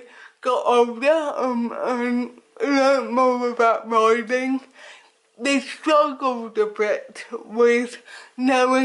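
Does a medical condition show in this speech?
Yes: cerebral palsy; affects speech.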